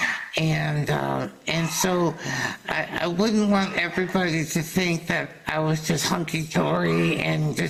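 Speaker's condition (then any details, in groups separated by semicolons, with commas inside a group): Salivary duct carcinoma surgery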